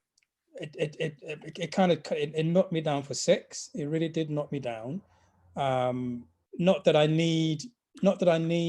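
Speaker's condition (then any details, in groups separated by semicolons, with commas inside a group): No condition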